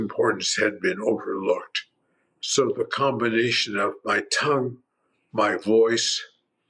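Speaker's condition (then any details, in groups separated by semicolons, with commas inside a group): Primary lateral sclerosis; tongue, voice, left arm spasticity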